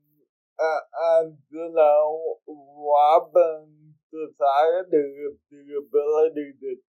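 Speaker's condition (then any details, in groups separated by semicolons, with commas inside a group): Cerebral palsy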